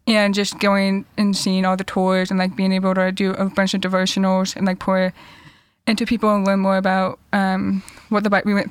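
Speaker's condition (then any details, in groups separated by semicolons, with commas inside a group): Deafness; cochlear implants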